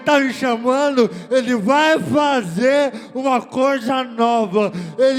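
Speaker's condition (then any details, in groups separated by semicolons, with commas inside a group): Cerebral palsy; forceps birth injury, left skull depression, legs and coordination affected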